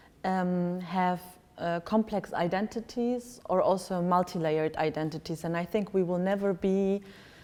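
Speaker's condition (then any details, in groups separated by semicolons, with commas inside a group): No condition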